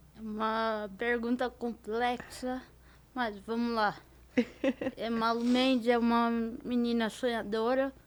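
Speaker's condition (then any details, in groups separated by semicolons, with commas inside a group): Cerebral palsy; diparetic form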